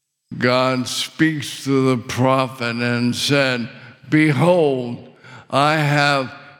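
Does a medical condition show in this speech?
Yes: ALS; very little physical function, paralysis expected within a year or two, later breathing muscle failure expected.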